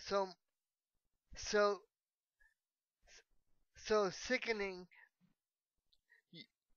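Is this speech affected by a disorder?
Yes: cerebral palsy.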